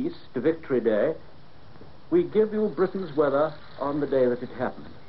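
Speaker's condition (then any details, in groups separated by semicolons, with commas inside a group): No condition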